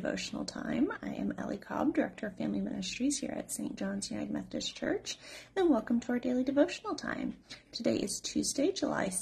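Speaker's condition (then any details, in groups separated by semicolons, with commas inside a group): No condition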